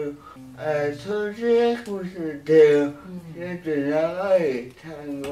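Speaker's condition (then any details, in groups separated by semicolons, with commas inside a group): Cerebral palsy; severe, uses a wheelchair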